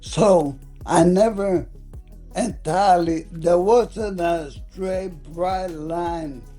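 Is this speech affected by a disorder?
Yes: ALS.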